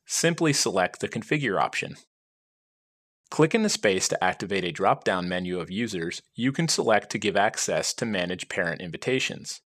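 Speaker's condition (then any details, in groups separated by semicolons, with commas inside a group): No condition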